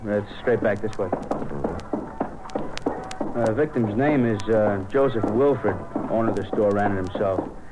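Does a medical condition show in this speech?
No.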